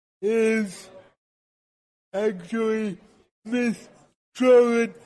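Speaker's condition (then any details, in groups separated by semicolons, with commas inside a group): Cerebral palsy; uses powered wheelchair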